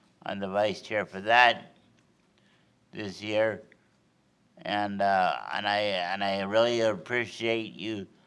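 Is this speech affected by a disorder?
Yes: cerebral palsy.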